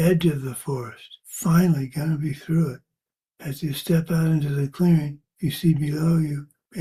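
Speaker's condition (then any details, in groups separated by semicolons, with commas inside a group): Parkinson's; age 73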